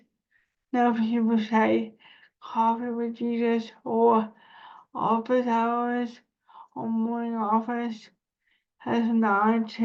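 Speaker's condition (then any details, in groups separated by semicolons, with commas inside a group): Cerebral palsy; spasticity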